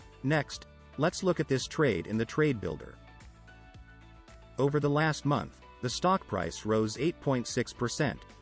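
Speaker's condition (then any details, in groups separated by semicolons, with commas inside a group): No condition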